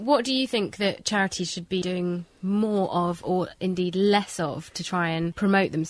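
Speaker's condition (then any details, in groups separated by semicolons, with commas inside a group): No condition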